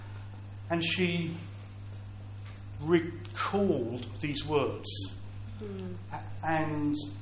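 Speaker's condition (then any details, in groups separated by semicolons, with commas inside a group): Stammer; audible stammer; blocks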